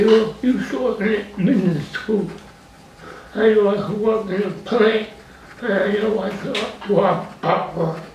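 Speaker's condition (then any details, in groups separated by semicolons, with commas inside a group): Acquired brain injury; speech therapy during recovery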